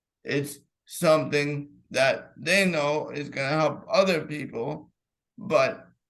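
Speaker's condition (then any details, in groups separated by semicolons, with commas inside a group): Cerebral palsy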